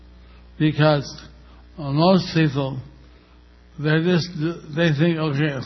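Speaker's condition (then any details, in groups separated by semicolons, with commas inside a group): Stroke with facial paralysis; undergoing therapy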